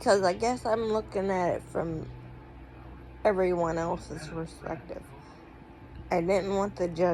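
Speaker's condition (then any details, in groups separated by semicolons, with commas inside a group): Cerebral palsy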